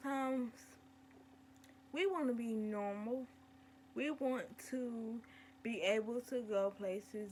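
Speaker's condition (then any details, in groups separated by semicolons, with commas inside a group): Cerebral palsy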